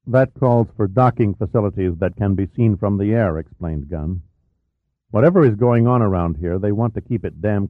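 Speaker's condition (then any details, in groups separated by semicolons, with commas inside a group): No condition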